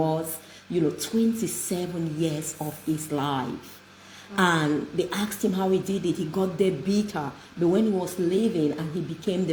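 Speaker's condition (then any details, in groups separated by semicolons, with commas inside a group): No condition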